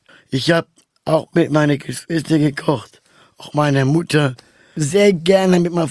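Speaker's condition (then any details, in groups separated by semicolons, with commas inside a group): Down syndrome; trisomy 21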